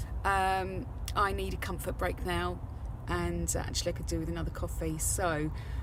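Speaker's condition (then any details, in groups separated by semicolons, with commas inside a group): No condition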